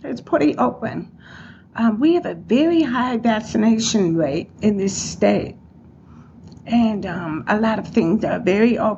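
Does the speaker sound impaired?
Yes: profound deafness, acquired, profound; progressive hereditary hearing loss, born hearing, hard of hearing childhood, profoundly deaf teen after water-skiing fall.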